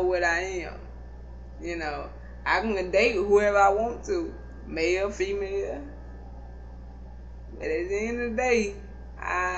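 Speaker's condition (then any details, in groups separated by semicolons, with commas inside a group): Cerebral palsy; not paralyzed, can stand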